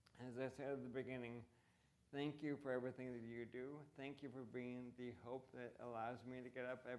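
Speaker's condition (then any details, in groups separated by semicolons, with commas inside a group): ALS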